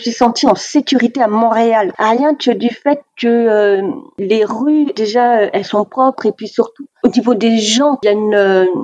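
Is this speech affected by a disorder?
Yes: deafness, severe; deaf since childhood, hearing aids since four.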